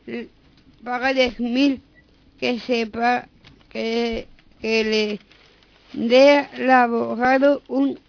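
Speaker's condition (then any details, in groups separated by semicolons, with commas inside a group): Down syndrome; reads news item aloud on live radio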